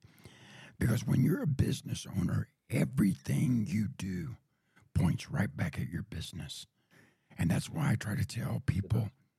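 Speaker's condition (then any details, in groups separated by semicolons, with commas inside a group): Throat cancer surgery, voice box tumor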